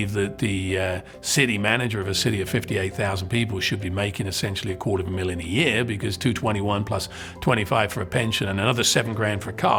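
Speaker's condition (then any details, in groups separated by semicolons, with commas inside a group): No condition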